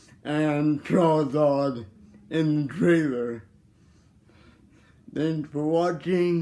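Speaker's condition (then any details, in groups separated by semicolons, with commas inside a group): Cerebral palsy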